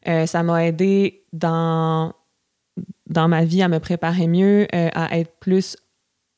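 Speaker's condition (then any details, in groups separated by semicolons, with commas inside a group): Stuttering; attends stuttering support group and congresses; felt less stuttering hearing own voice during podcast practice; repeated sounds, blocks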